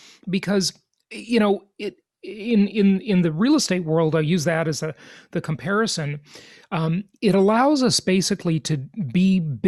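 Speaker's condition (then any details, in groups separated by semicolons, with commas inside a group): No condition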